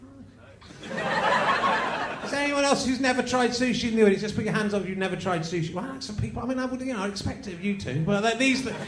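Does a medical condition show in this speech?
No.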